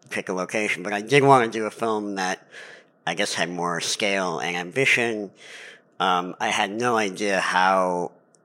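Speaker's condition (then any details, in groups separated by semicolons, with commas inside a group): Cleft palate; lifelong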